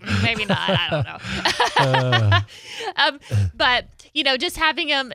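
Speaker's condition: No condition

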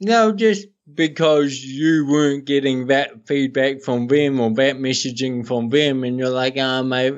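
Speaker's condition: Cerebral palsy; brief oxygen loss to brain

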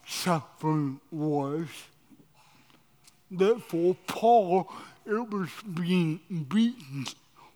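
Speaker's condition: Cerebral palsy

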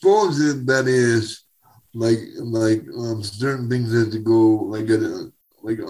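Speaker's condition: Cerebral palsy; since birth, uses wheelchair for mobility, startle jumping with loud noises and sudden voice changes

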